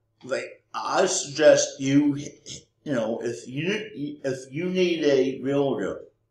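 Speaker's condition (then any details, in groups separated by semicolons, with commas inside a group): Cerebral palsy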